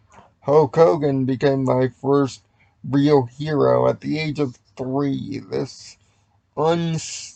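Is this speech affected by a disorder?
Yes: cerebral palsy.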